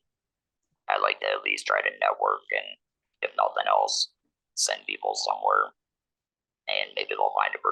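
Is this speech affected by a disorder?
Yes: laryngectomy, electrolarynx.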